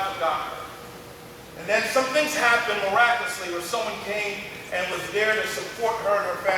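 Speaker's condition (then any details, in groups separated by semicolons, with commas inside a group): No condition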